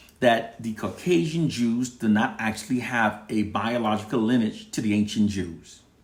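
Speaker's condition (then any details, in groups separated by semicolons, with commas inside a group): No condition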